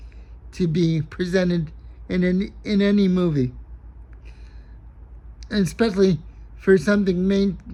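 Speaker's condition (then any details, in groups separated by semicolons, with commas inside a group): Cerebral palsy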